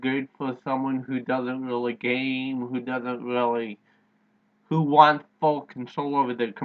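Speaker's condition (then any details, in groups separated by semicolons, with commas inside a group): Cerebral palsy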